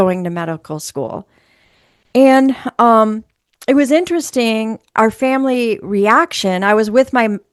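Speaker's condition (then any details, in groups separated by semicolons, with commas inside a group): No condition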